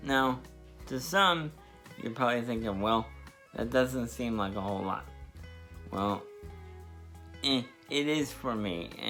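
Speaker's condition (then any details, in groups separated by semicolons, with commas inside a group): Spastic diplegia cerebral palsy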